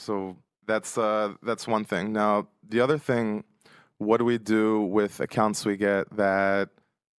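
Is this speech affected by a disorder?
No.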